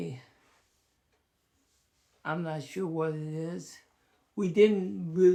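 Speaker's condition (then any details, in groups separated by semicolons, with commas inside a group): ALS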